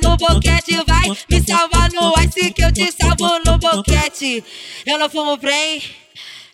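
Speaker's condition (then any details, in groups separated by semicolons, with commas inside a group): No condition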